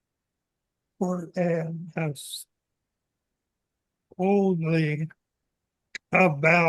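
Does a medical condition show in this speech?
Yes: ALS; seventh year of disease.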